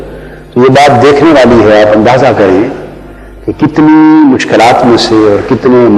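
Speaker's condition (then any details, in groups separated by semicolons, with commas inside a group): No condition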